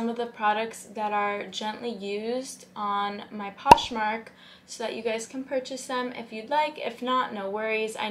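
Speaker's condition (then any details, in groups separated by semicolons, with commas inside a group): No condition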